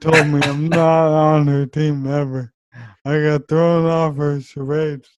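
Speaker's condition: ALS

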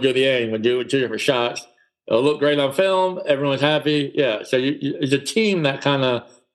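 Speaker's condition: Cleft palate; congenital cleft palate

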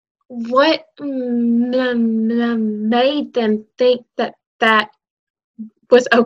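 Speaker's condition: Stuttering; childhood onset, school speech therapy since learning to talk, Lamar University clinic therapy from senior year, age 19; adult, still stutters; stutters openly; repeated sounds, repeated words, blocks

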